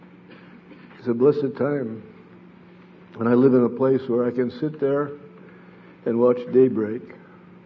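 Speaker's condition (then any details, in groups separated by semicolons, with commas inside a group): Parkinson's disease; sleep disrupted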